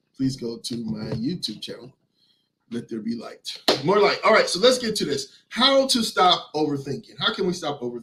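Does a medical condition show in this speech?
No.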